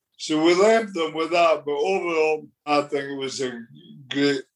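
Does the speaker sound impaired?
Yes: motor neurone disease; progressive, notably worse than a couple of years ago.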